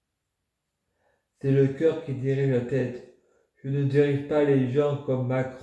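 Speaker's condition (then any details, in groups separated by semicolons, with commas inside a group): Multiple sclerosis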